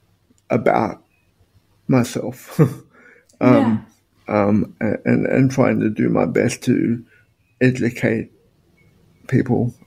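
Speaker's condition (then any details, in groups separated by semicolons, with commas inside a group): Spastic quadriplegic cerebral palsy; all four limbs affected, purely physical, no intellectual component, motorized wheelchair as main mobility aid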